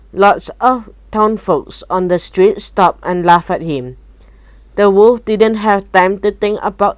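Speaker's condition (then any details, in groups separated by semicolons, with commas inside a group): No condition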